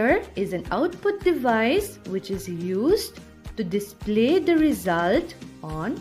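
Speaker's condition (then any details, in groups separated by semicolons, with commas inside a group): No condition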